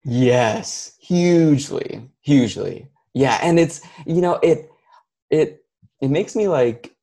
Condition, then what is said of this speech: Stuttering. But I sort of ran from that for a while because I was scared that I would be a bad speech pathologist because I still stutter.